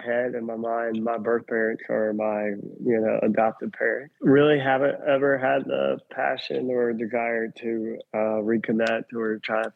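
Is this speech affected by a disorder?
Yes: cleft lip and palate; congenital.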